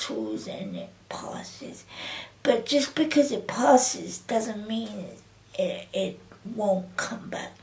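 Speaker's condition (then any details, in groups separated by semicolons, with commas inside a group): Cerebral palsy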